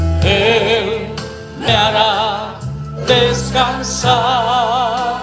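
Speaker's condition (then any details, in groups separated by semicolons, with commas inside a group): No condition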